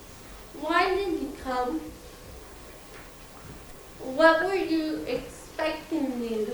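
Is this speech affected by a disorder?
Yes: cerebral palsy, mild; slightly slurred, harder to understand when excited and faster, easy to understand, took much work.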